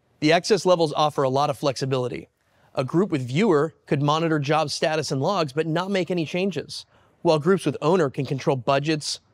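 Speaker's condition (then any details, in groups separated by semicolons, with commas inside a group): No condition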